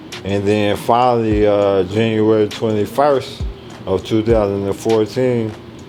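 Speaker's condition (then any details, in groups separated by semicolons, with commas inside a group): ALS; diagnosed at 27, about 4 years, cannot walk or eat independently; speech progressively lost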